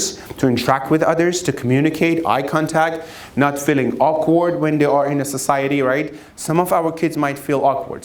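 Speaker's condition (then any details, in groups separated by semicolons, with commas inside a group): No condition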